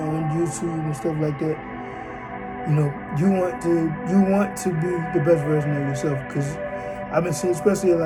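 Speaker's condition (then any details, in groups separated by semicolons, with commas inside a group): Cerebral palsy, spastic diplegia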